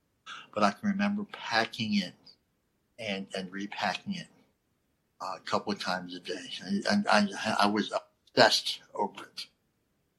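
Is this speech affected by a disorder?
Yes: cleft lip and palate; lisp, stuttering and unclear speech as a child.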